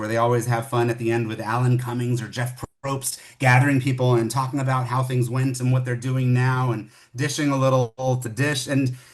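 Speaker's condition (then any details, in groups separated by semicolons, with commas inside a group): No condition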